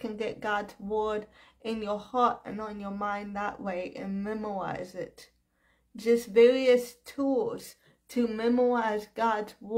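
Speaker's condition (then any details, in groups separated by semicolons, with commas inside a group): Cerebral palsy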